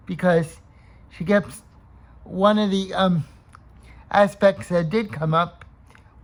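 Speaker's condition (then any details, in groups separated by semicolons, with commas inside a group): Cerebral palsy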